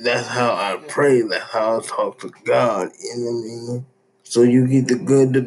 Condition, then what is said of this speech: Cerebral palsy. And people were like, you got a nice rap voice that you write?